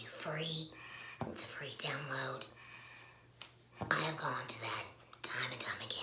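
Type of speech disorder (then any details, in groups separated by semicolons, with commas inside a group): Speech with a voice prosthesis; laryngectomy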